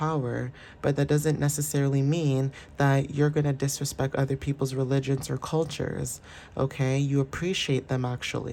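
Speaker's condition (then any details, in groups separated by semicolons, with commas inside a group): No condition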